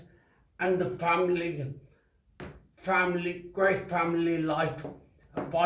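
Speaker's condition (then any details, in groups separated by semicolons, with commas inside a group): Traumatic brain injury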